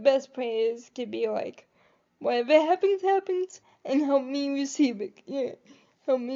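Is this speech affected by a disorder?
Yes: cerebral palsy; able to articulate and speak.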